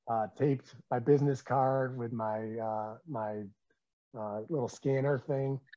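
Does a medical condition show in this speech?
No.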